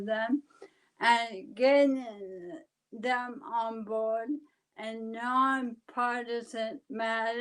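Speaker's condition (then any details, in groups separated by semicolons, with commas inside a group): ALS; speech affected but still understandable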